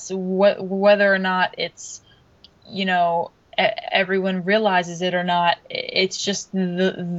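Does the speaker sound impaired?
Yes: stuttering; onset second or third grade, formerly covert, therapy at 15, American Institute for Stuttering, New York; still stutters a good amount, ongoing sessions at American Institute for Stuttering, not practising tools recently; Stuttering modification, prolongations, easy onsets, pullouts, voluntary Stuttering, breathing format, slowing speech greatly reduces Stuttering; here repeated sounds, prolonged sounds.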